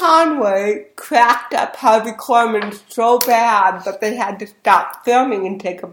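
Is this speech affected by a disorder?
Yes: cerebral palsy; speech therapy.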